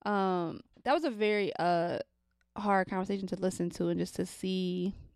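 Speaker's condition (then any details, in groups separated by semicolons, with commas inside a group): No condition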